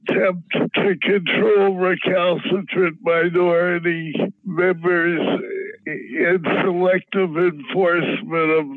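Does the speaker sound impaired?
Yes: Parkinson's disease; symptoms treated with cannabis, preferred by tincture dropper, THC-CBD strains relieve anxiety and pain.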